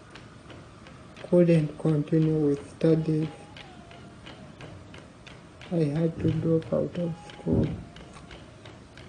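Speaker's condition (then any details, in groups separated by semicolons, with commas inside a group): Cerebral palsy; lost walking, writing, self-feeding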